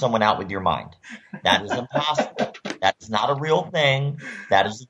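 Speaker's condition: Cleft lip and palate; facial scars from surgeries

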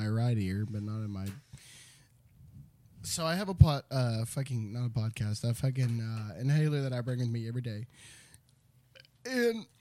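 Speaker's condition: No condition

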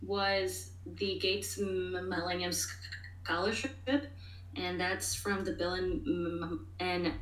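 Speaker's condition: Stuttering; moments of stuttering expected; prolonged sounds, blocks

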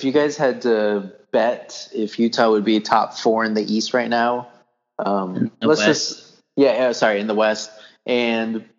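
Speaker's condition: No condition

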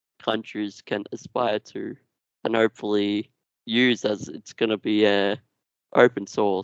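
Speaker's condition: Duchenne muscular dystrophy; genetic, progressive

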